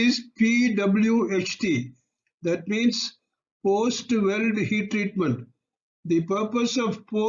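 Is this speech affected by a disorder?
No.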